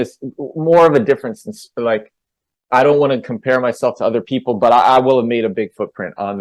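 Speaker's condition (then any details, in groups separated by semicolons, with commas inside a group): No condition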